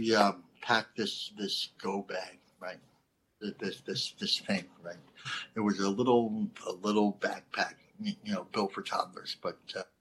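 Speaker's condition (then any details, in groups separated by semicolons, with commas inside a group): Cleft lip and palate; lisp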